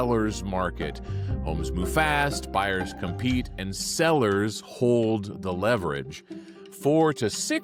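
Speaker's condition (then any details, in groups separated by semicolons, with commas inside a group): No condition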